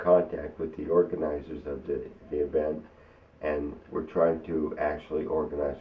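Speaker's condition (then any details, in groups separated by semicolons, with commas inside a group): ALS; onset in arms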